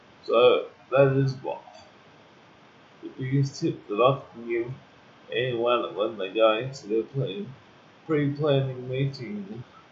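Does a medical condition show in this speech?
Yes: cerebral palsy; uses wheelchair.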